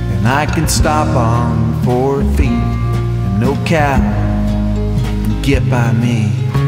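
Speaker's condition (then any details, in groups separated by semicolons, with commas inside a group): No condition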